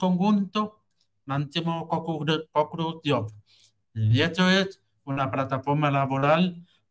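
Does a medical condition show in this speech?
Yes: hearing loss with cochlear implant; congenital hearing loss, cochlea dead, cochlear implant surgery, implant electrically stimulates cochlea.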